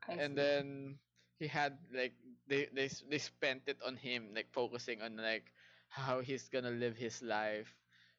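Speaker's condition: Stuttering; stutters a lot, children react to stutter; repeated sounds, repeated words

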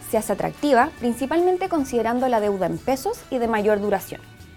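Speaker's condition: No condition

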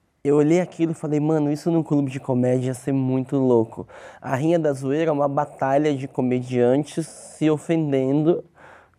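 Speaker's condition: Cleft lip; congenital cleft lip

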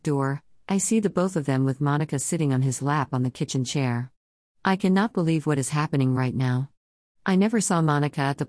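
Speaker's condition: No condition

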